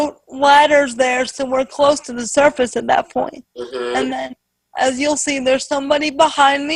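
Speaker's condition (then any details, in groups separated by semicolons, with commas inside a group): Spastic quadriplegic cerebral palsy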